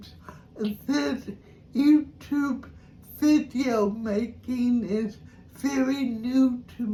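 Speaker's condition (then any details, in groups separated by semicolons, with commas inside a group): Cerebral palsy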